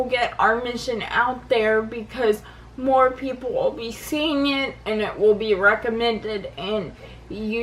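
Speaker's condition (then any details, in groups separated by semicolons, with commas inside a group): Cerebral palsy; affects balance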